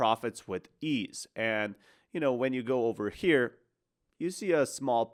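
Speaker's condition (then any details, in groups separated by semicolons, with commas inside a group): No condition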